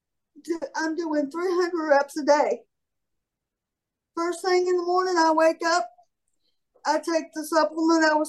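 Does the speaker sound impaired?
Yes: cerebral palsy; shoulder dislocates lifting heavy.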